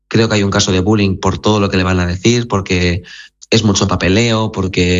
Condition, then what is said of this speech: No condition.